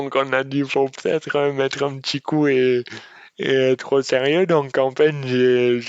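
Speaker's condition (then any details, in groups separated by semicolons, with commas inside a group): Dystonia; speech disorder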